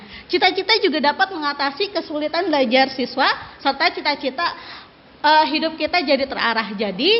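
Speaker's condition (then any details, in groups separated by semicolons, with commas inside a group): No condition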